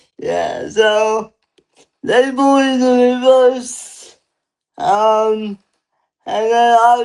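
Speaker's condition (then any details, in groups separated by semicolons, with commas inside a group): Cerebral palsy; lifelong; limited energy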